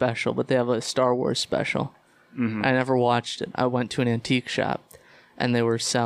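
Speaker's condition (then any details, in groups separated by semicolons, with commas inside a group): No condition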